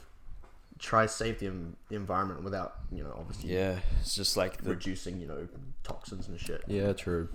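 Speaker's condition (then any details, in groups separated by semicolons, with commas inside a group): No condition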